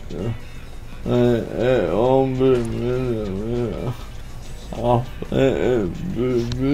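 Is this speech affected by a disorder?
Yes: cerebral palsy; atypical speech.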